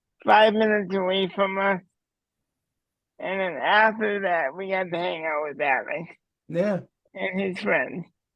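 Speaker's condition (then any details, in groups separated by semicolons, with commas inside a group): Cerebral palsy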